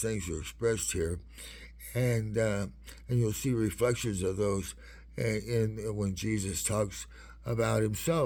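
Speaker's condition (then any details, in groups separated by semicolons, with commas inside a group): Parkinson's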